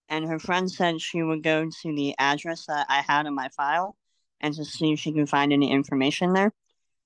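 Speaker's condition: Cleft lip and palate; congenital

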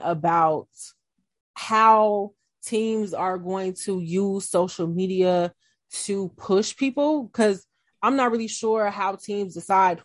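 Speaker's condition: No condition

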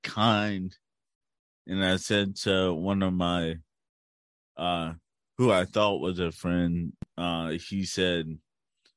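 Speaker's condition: Cerebral palsy; since birth

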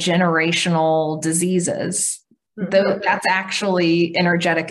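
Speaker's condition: No condition

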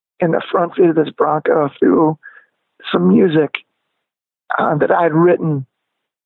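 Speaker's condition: Spasmodic dysphonia; onset at peak of singing career

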